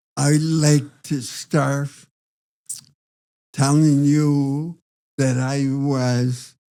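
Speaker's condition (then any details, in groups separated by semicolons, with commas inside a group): Parkinson's disease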